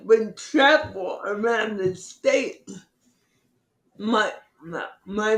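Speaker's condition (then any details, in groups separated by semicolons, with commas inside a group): Cerebral palsy; from birth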